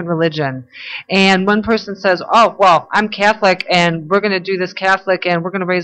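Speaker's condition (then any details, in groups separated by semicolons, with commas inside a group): No condition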